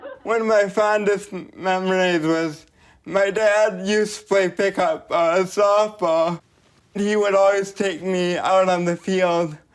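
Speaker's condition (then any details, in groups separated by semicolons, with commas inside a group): Cerebral palsy; predicted might never speak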